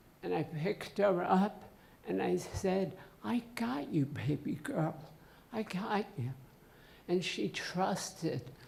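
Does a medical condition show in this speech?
Yes: essential tremor.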